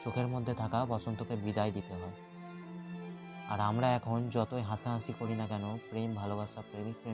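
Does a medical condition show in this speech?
No.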